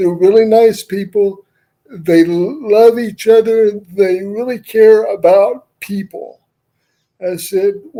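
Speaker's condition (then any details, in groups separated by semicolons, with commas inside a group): Cerebral palsy; uses wheelchair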